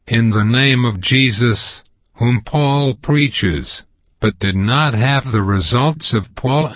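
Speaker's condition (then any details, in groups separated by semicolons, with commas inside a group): No condition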